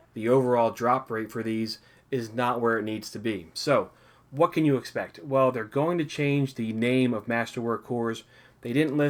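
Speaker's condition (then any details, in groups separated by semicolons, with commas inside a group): No condition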